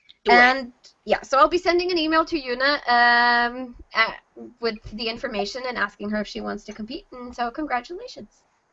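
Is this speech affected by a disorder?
No.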